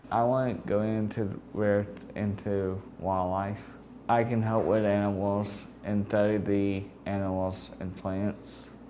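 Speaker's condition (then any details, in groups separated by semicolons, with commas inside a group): Cerebral palsy; present from birth; diagnosed at age four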